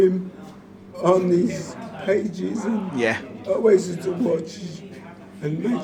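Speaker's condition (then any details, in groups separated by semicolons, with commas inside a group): Motor neurone disease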